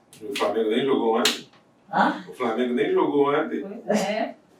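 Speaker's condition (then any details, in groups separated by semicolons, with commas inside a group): No condition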